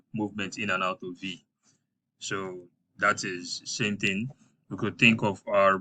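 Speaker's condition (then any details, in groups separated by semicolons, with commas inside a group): No condition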